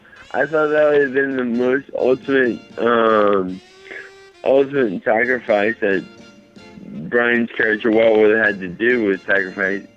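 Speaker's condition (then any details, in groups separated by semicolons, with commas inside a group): Mild cerebral palsy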